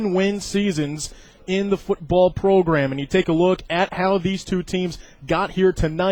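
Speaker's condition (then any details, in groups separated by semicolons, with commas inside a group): No condition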